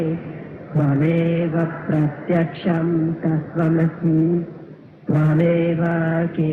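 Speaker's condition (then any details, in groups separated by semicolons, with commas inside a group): No condition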